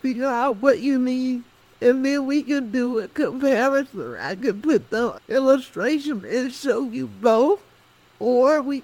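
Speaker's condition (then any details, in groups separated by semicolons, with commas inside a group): Cerebral palsy; speech affected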